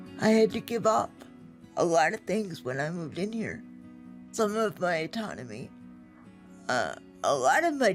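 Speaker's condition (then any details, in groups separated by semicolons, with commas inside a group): Spastic quadriplegic cerebral palsy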